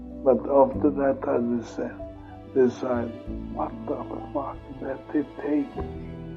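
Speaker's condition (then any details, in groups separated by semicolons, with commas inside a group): Multiple sclerosis; progressive form; slowly worsening nerve and muscle function, onset around 37, no medication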